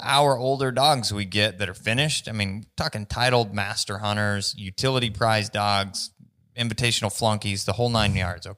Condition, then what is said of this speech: No condition.